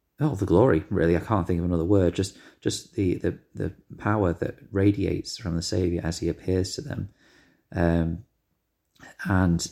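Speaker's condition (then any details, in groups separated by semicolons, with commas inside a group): No condition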